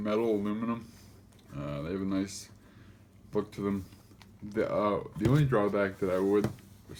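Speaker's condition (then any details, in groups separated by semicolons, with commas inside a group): Cerebral palsy; affects gait and walking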